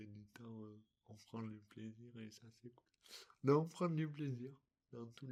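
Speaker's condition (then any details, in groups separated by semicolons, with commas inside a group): Dystonia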